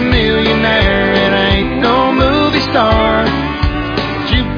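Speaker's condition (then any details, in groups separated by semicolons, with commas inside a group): No condition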